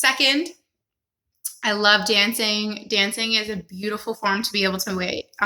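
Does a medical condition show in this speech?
No.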